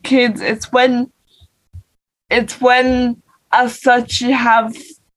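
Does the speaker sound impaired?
Yes: cerebral palsy; non-progressive, needs change over time.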